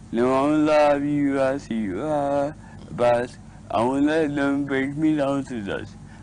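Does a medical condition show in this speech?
Yes: cerebral palsy.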